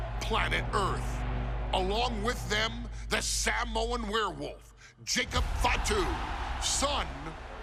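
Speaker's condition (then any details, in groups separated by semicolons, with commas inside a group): No condition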